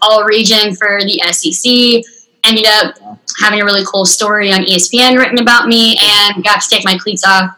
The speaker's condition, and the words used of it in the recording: Cleft palate. Speech came back quicker than my reading and writing skills, just because I wasn't afraid to keep talking and mess up.